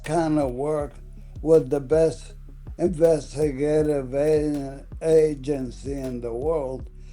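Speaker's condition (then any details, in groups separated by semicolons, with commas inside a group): ALS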